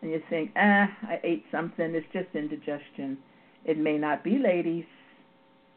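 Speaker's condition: No condition

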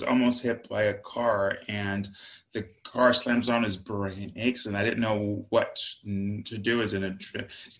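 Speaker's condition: Stutter; stutter since childhood, bad at ages six to nine; still has a stutter; prolonged sounds

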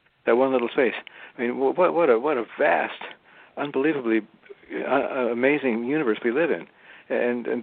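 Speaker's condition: Parkinson's disease; diagnosed while still working

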